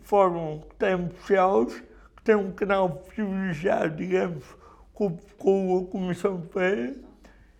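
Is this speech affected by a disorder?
Yes: cerebral palsy; not a disease.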